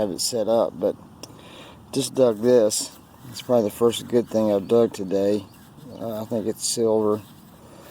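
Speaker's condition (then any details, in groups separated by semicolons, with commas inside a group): No condition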